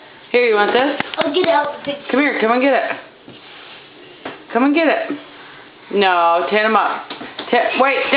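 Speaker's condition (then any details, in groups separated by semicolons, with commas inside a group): No condition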